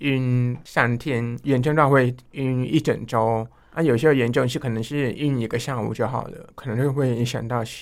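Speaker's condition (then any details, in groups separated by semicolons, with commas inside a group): Hearing loss; hearing loss from enlarged vestibular aqueduct, long auditory-speech training with therapist 蘇心怡 into junior high, electronic hearing device; articulation clear enough, too fast, speeds up and loses breath when absorbed, heavy nasality, mistaken for overseas student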